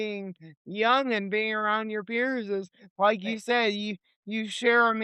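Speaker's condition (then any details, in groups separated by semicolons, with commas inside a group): Cerebral palsy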